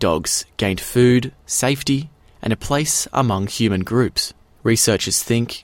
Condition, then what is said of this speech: No condition.